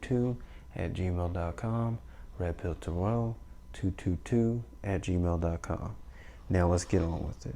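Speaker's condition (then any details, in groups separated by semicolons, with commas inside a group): No condition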